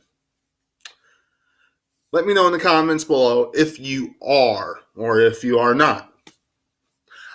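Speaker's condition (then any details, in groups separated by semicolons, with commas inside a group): No condition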